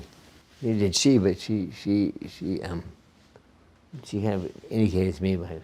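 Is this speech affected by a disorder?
Yes: Parkinson's disease; diagnosed at 29, over three decades since diagnosis.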